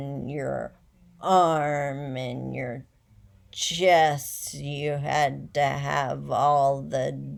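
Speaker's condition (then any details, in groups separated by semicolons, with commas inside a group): Essential tremor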